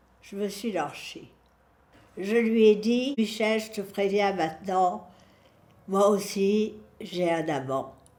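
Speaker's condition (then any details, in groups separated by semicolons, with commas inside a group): Parkinson's disease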